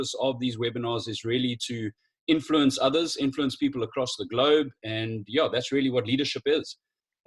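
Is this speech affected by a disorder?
No.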